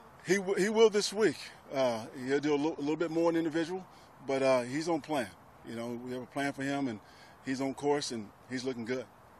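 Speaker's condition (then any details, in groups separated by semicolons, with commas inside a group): No condition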